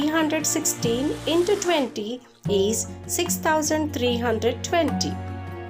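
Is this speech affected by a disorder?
No.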